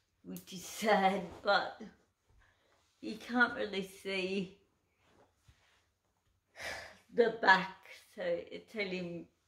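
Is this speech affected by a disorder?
Yes: cerebral palsy; uses wheelchair.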